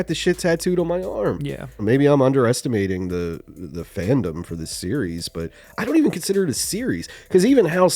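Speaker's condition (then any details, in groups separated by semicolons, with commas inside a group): No condition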